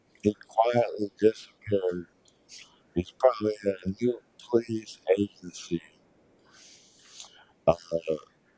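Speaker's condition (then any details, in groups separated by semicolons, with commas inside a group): Traumatic brain injury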